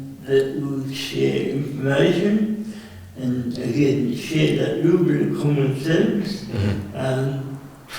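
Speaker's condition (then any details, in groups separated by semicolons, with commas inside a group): Cerebral palsy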